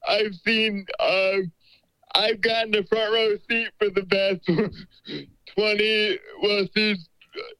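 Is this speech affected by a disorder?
Yes: cerebral palsy; uses wheelchair, limited wheelchair mobility.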